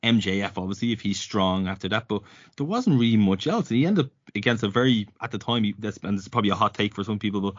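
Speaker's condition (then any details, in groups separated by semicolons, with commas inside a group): No condition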